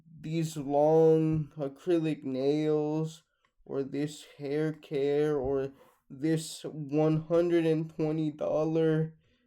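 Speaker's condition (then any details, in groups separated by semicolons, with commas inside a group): Cerebral palsy, mixed, mild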